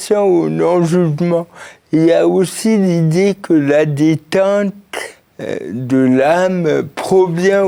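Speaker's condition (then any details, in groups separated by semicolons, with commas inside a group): Cerebral palsy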